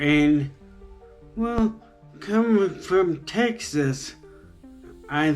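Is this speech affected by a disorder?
Yes: traumatic brain injury.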